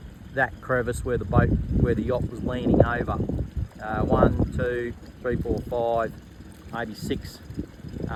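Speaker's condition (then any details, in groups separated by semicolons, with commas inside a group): No condition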